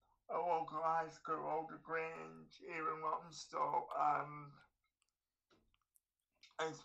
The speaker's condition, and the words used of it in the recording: Cerebral palsy. And to an extent, it can look to people as though I'm in pain when I'm speaking.